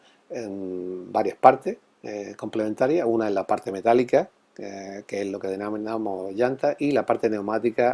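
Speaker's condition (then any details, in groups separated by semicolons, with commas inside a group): No condition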